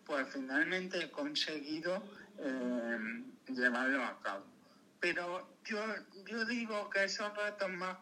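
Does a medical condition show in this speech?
Yes: cerebral palsy; caused by meningitis in birth canal during birth.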